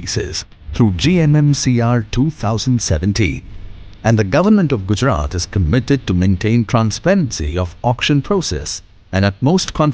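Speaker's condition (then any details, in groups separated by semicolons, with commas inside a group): No condition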